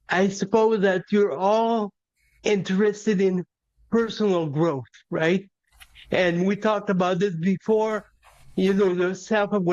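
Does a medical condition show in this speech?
Yes: cerebral palsy; present from birth.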